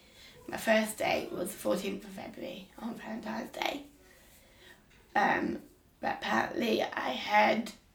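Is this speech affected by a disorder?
Yes: Down syndrome; Down syndrome since birth.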